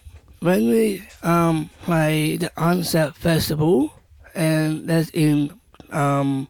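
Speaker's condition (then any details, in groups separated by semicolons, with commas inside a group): Down syndrome; pub workers don't understand speech properly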